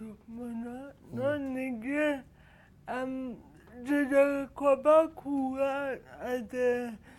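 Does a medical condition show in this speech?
Yes: cerebral palsy.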